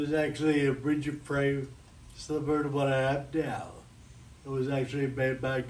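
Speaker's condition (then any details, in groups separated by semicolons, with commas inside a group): Friedreich's ataxia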